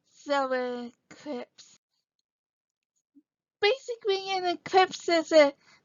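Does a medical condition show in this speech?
Yes: cerebral palsy.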